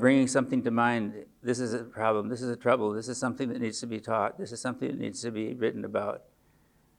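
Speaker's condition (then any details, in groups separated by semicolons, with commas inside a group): Parkinson's disease; age 74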